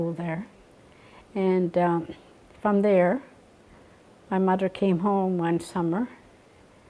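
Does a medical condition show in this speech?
No.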